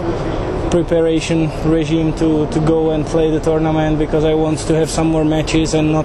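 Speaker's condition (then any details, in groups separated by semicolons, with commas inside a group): No condition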